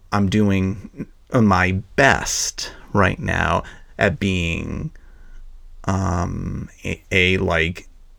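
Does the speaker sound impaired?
Yes: stuttering; wants more comfort with own stutter, plans daily mindfulness, positive affirmations, speaking with new people; stuttered on purpose during recording; including when teaching; here prolonged sounds, blocks.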